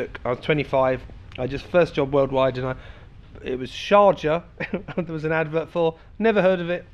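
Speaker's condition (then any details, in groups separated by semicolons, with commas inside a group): No condition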